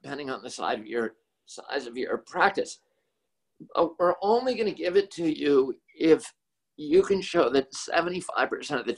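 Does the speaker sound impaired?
Yes: spasmodic dysphonia; twitches in voice box or larynx; voice sounds a little different, not due to flu.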